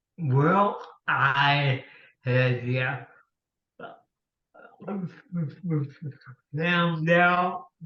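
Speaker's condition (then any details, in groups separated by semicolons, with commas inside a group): Cerebral palsy; speech impediment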